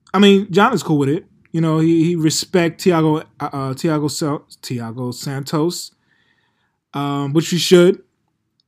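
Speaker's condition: No condition

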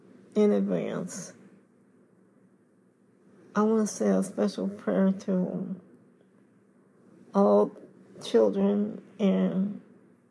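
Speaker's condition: Cerebral palsy; osteoporosis

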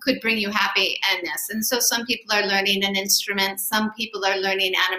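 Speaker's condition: No condition

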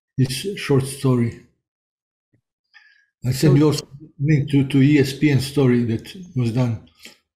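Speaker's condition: Parkinson's disease; syncopation regained

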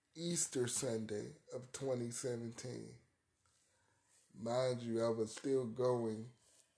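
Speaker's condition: Cerebral palsy; arthritis

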